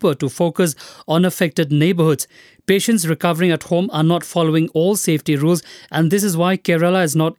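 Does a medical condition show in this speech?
No.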